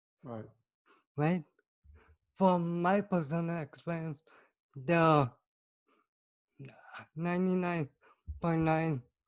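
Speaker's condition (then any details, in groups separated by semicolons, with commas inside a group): Cerebral palsy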